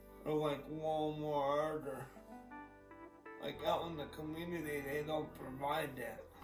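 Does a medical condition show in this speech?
Yes: cerebral palsy.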